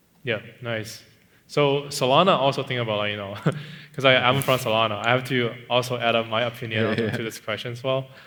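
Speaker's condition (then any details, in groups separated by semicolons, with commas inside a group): No condition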